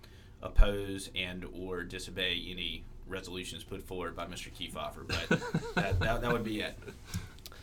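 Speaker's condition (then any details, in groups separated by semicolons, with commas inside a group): No condition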